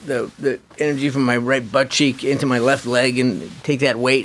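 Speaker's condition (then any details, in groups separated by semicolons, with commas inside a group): Parkinson's disease; young onset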